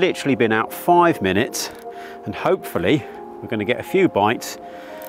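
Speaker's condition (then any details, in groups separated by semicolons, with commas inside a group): No condition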